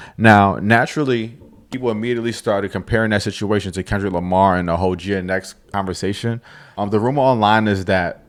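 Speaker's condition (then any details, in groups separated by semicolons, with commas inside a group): No condition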